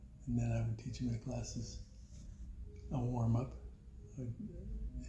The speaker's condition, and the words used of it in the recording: Parkinson's disease. I had that knee replaced because I could hardly walk. So I was teaching from a chair, and my voice went on me.